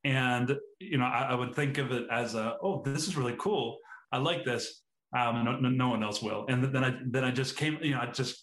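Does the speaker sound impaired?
Yes: stuttering; lifelong genetic stutter, onset early childhood, weekly speech therapy kindergarten to ninth grade, then dismissed; well controlled, hides stutter well, occasional very stuttery days, rarely stutters when performing magic; words sometimes don't come out as intended or when intended; here repeated sounds, repeated words, prolonged sounds.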